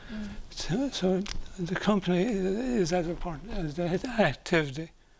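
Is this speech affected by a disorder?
Yes: early onset Parkinson's disease; early onset, deep brain stimulation implant.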